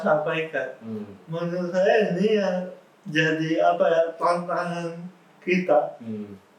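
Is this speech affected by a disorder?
Yes: cerebral palsy.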